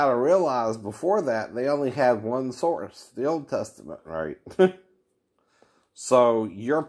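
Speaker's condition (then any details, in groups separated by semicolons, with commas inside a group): No condition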